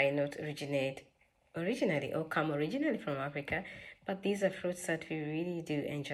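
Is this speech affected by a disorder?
No.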